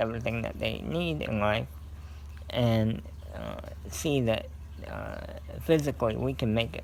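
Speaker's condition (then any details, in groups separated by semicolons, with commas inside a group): Cerebral palsy; scoliosis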